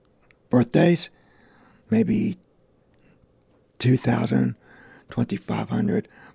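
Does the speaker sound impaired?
Yes: vocal cord damage; gunshot to head, Austin mini-mart shooting, traumatic brain injury, right side and arm weak, limp; bullet went through speech area, no speech two months, speech and language returned.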